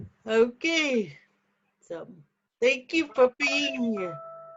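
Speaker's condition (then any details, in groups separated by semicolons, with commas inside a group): Cerebral palsy; stress affects whole body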